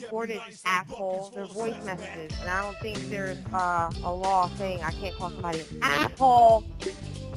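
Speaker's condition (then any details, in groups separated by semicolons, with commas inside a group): No condition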